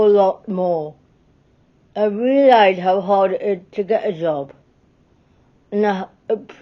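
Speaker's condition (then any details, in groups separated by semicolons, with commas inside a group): Cerebral palsy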